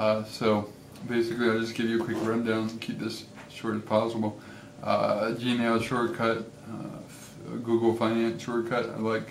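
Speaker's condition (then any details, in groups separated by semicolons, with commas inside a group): Cerebral palsy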